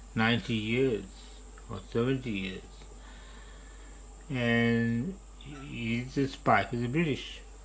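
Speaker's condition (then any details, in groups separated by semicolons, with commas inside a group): Parkinson's disease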